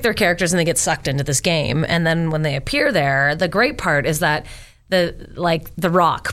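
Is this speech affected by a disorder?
No.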